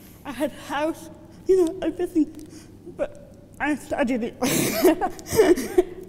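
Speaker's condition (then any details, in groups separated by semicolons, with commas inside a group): Cerebral palsy; from birth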